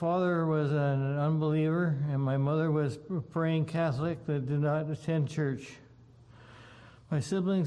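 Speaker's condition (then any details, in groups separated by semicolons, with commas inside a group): Parkinson's disease; memory and balance difficulties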